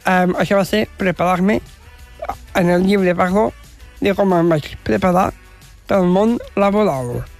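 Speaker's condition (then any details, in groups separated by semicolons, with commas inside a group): Down syndrome; communicates clearly, less nervous than many guests, per host; practised structuring ideas through video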